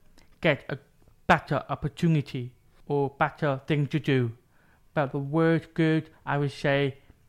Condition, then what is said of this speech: Deafness. Even though it's letter S-H-T-H-N-L-T, I still struggle though.